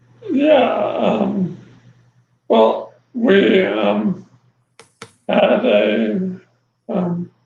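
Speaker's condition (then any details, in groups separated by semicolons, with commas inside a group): ALS; voice changed early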